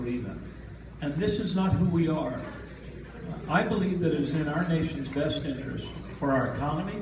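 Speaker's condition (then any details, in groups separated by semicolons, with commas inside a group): No condition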